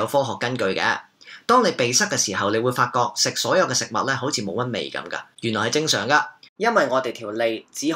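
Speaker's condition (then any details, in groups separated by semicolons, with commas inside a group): No condition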